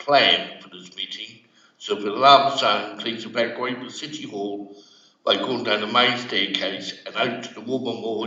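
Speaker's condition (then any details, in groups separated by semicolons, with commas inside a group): No condition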